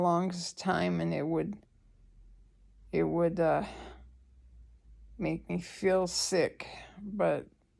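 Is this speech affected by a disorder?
Yes: ALS; breathing expected to worsen.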